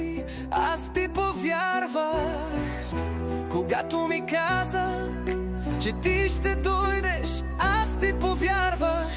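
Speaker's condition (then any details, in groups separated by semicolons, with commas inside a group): No condition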